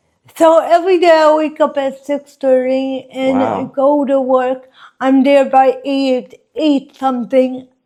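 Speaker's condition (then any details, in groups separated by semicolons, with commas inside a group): Cerebral palsy; from birth, affects walking, face, mouth; muscle transfer surgery; walking still affected, improved after surgery; affects speech, mouth and face, drooling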